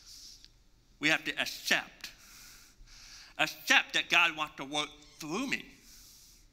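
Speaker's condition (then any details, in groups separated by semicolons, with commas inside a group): Deafness, congenital, 80% hearing loss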